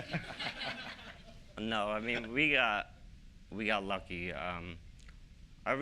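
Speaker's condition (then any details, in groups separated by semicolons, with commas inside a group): ALS; young-adult onset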